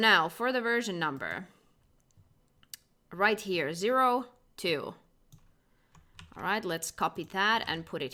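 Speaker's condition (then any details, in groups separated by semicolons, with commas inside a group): No condition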